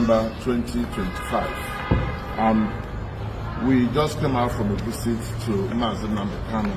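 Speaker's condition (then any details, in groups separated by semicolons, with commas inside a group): No condition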